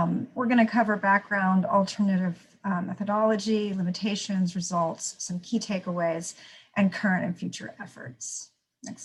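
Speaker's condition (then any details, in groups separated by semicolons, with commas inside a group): No condition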